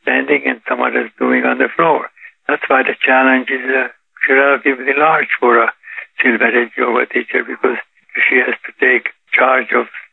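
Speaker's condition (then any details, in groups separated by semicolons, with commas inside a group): Parkinson's disease; daily yoga (teaches 2 hours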